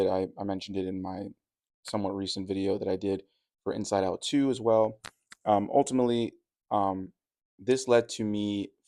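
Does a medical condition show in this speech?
No.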